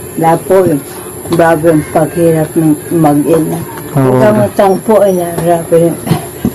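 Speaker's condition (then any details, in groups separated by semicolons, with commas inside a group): Parkinson's disease; on medication, difficulty standing up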